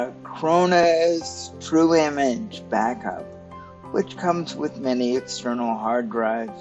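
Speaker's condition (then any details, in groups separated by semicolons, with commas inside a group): Cerebral palsy; stiff muscles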